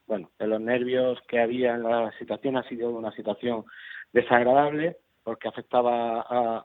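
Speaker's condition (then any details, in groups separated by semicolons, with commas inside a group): No condition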